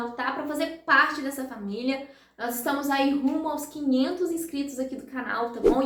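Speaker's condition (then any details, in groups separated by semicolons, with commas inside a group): No condition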